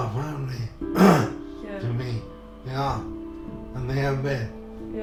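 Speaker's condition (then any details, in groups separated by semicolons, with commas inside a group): Motor neurone disease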